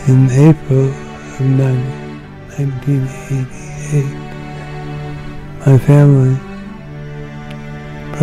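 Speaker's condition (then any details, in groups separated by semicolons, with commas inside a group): Parkinson's disease; early onset, deep brain stimulation in thalamus, two brain surgeries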